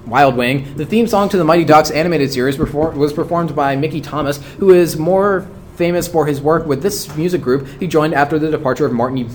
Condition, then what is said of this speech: None; typical speech.